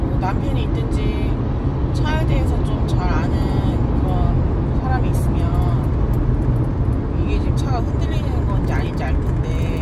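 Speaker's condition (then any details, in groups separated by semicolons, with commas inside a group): No condition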